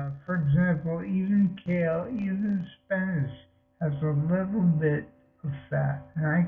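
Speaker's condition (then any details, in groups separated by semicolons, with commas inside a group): Multiple sclerosis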